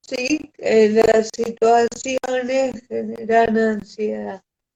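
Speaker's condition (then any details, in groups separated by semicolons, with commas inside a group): Cerebral palsy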